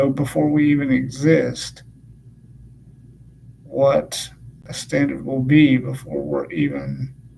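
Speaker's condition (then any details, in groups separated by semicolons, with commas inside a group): Cerebral palsy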